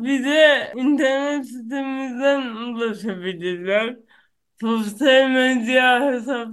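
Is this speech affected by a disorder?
Yes: cerebral palsy; no known cure.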